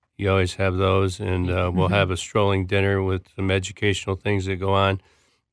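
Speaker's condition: Parkinson's disease; speech tough

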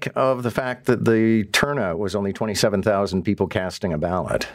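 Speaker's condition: No condition

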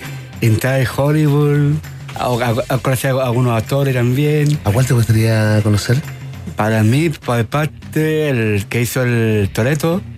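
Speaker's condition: Down syndrome

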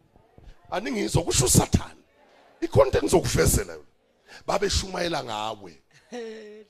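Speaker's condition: No condition

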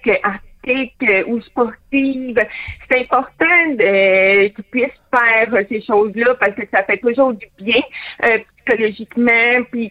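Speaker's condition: Hearing loss with cochlear implant; born deaf, lip reading helps, used masks with window; removes implant in water, total silence, phone understanding varies by person

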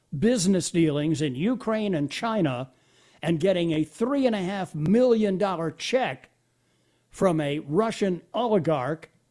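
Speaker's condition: No condition

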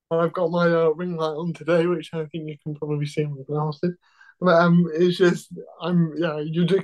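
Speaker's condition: Cerebral palsy

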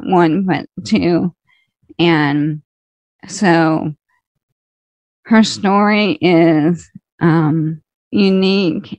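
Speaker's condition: ALS, slow progressing

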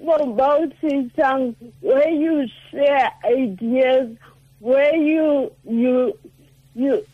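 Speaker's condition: Cerebral palsy; affects speech

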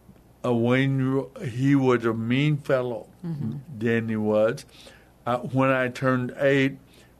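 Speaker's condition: Hemorrhagic stroke, hemorrhagic, basal ganglia; talks funny

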